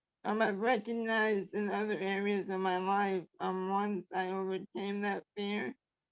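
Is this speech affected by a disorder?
Yes: traumatic brain injury.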